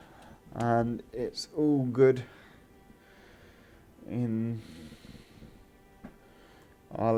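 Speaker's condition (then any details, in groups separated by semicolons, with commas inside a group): Cerebral palsy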